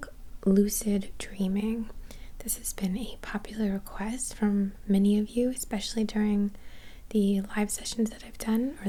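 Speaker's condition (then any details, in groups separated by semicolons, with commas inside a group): No condition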